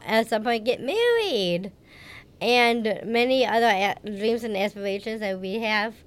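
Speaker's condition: Down syndrome; age 31

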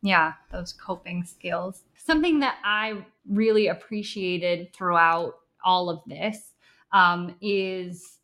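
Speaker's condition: Bilateral cleft lip and palate; born essentially without palate

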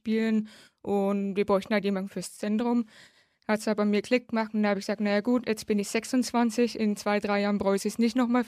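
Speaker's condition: Hard of hearing since birth, congenital, cochlear implant; congenital severe hearing loss

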